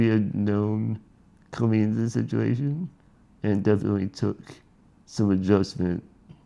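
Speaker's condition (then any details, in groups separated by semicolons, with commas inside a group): Spinal muscular atrophy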